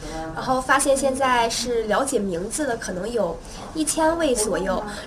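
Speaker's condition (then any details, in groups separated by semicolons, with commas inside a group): No condition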